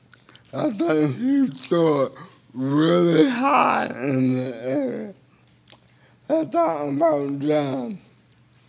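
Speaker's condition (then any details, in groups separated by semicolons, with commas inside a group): Cerebral palsy; a little difficult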